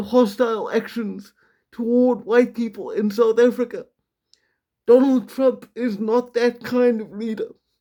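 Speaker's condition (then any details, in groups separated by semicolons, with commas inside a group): Quadriplegic cerebral palsy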